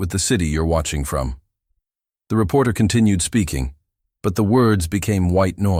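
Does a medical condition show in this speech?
No.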